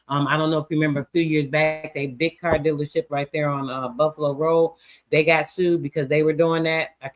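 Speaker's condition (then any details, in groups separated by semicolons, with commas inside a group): No condition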